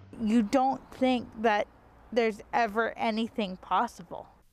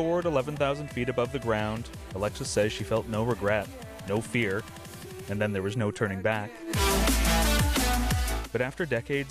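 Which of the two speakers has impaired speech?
The first: cerebral palsy; since childhood; uses powered wheelchair.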